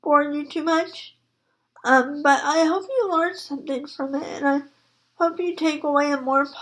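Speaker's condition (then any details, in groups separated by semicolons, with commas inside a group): Spastic quadriplegic cerebral palsy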